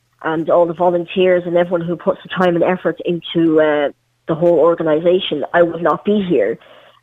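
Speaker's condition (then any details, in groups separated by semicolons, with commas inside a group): Cleft palate; all needed treatments received in Ireland, fully active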